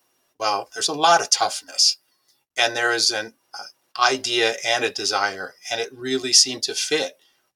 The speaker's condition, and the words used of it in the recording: No condition.